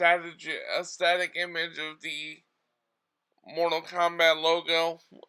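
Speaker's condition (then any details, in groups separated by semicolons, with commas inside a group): Cerebral palsy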